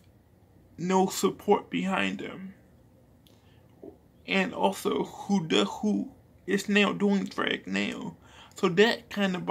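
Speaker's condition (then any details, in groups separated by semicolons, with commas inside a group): Cerebral palsy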